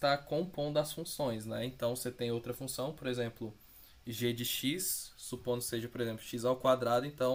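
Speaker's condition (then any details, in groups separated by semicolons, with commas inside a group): No condition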